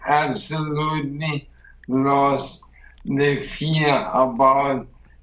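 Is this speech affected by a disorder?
Yes: ALS; sounds drunk to strangers, voice weakened and more bubbling since Camino, wife Steffi helps explain.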